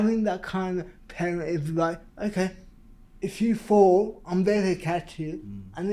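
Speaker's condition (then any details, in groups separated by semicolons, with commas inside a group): Cerebral palsy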